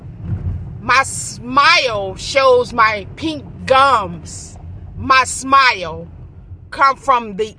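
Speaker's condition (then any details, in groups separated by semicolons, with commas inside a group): No condition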